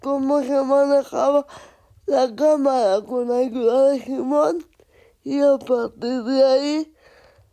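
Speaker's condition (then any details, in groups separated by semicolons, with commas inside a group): Cerebral palsy; photographs with adapted cameras and systems, Fundación Aspace Zaragoza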